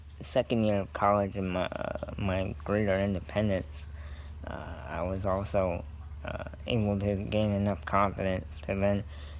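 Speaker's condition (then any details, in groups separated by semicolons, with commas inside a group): Cerebral palsy; scoliosis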